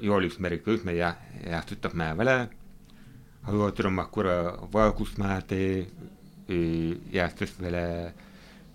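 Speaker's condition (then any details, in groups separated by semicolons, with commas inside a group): Hearing impairment, hard of hearing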